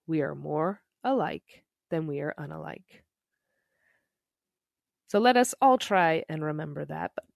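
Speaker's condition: No condition

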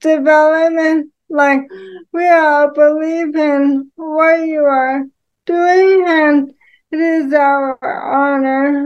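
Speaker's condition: ALS; ALS diagnosed at age 33, quick early progression, cane within four months, later walker

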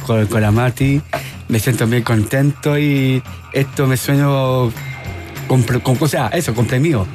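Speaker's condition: Down syndrome

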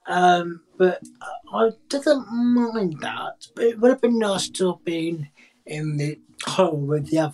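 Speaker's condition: Cerebral palsy, profound hearing loss

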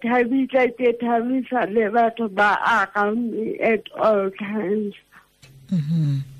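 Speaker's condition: Cerebral palsy; affects speech

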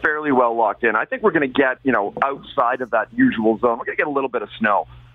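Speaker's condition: No condition

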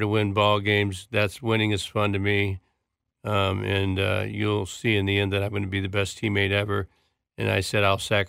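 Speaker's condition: Parkinson's disease; speech tough, learned voice correction in Big and Loud therapy

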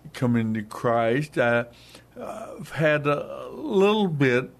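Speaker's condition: Hemorrhagic stroke; hemorrhagic stroke in basal ganglia, not a clot, right side of body paralyzed; about 8 months since stroke, recovering, wrestling way back; talks funny, voice stressed tonight, speaks slowly and deliberately to be understood, daughter Stacy helps

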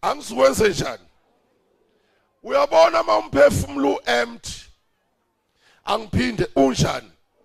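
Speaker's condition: No condition

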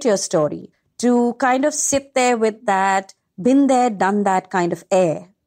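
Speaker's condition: No condition

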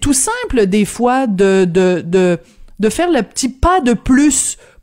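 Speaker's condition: No condition

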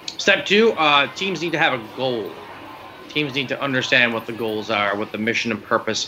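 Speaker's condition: No condition

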